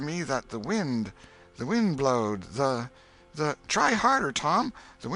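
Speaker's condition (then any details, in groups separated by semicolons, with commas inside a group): No condition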